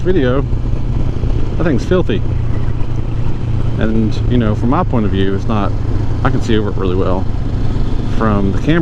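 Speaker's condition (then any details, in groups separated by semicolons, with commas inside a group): No condition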